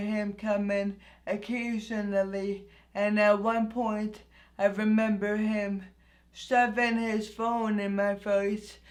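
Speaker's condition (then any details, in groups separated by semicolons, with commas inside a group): Anoxic brain injury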